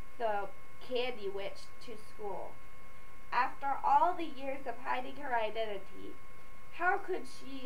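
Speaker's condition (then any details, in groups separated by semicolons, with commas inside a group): No condition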